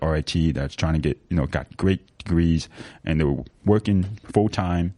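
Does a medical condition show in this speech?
Yes: severe to profound hearing loss; congenital sensorineural, severe to profound right, moderate to severe left, diagnosed at 2.5 years; lost many language skills from late diagnosis.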